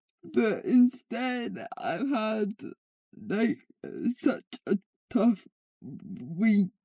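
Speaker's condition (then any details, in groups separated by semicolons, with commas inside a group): Cerebral palsy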